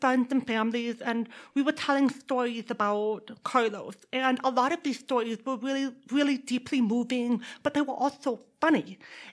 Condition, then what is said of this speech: Deafness. That's why I am deaf, which is also why I have this accent.